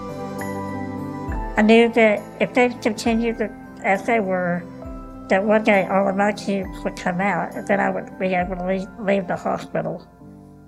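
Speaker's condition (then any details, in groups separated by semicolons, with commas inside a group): Cleft lip and palate, Goldenhar syndrome; congenital, Dogen-Harris syndrome, born without right ear, lung, thumb, missing right jawbone, asymmetrical face; breathing tube after scoliosis surgery age 11, unable to talk then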